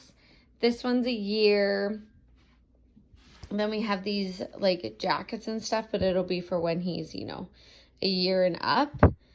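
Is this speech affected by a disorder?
No.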